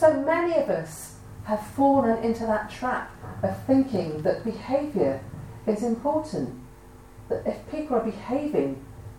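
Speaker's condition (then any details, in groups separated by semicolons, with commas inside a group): No condition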